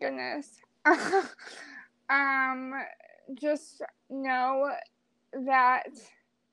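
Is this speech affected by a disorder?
Yes: cerebral palsy; lifelong, wheelchair user, able to stand only with someone supporting weight; uses wheelchair.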